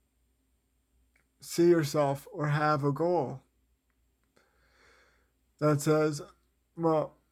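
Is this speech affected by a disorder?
Yes: cerebral palsy, spastic.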